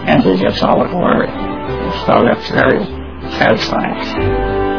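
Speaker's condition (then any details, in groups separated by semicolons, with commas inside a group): Spinal muscular atrophy; congenital, progressive muscle weakness, bedbound since early 20s, no hand movement, tracheostomy about 10 years ago; dependent on voice for everything, uses voice recognition computer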